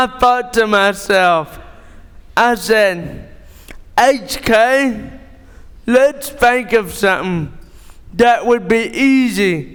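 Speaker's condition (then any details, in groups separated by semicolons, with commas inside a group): Cerebral palsy; born premature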